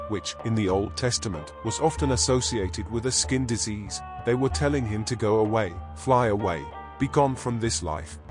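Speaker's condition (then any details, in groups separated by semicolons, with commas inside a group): No condition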